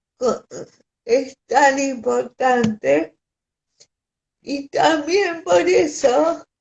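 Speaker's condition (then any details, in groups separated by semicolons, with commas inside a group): Cerebral palsy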